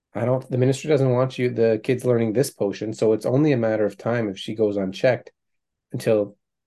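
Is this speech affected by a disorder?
No.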